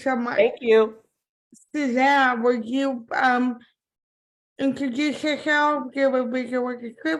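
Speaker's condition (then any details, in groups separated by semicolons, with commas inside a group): Cerebral palsy; from birth; impaired speech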